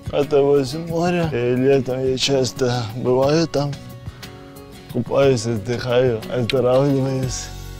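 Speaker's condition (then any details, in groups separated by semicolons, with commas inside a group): Cerebral palsy; affects movement coordination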